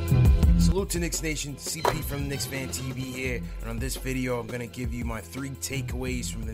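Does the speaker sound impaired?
No.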